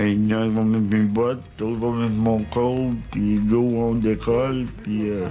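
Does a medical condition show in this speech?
Yes: cerebral palsy; present from birth.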